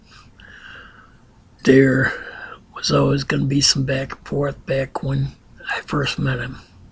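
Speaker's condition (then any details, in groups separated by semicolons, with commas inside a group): Ataxia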